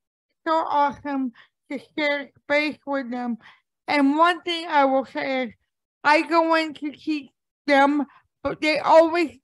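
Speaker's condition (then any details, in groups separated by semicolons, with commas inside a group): Cerebral palsy; impaired speech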